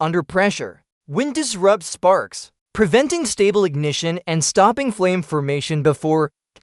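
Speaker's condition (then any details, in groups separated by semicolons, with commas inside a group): No condition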